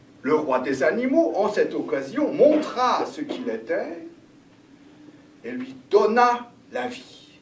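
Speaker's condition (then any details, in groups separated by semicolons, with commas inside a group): No condition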